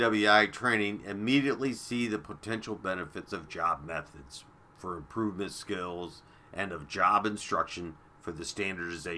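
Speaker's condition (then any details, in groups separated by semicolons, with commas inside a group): No condition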